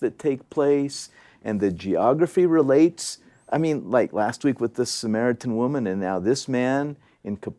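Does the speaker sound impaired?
No.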